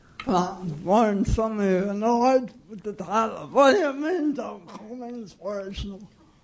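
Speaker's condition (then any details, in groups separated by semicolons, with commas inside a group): Cerebral palsy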